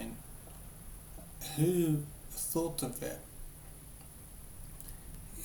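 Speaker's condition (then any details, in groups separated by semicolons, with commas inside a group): Brain injury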